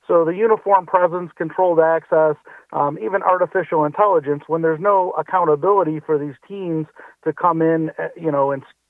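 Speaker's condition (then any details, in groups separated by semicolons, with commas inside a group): No condition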